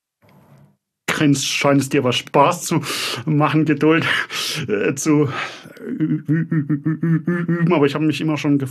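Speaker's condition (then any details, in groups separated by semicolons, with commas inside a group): Stuttering; developmental, lifelong, possibly inherited, father stuttered, brother fluent, logopedic speech therapy, constant since second grade; stuttering audible within first 20 seconds of speaking, listener must be patient; repeated sounds, blocks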